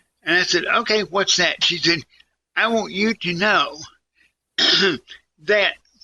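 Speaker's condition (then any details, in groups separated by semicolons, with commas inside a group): Cerebral palsy; can still talk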